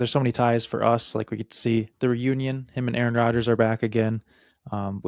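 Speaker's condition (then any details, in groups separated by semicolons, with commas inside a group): No condition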